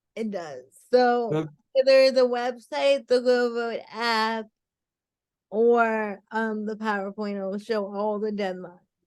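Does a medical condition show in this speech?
Yes: cerebral palsy.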